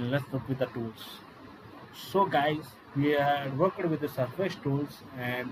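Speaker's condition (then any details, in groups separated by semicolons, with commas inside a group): No condition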